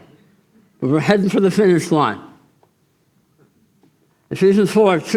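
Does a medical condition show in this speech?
Yes: tongue cancer surgery.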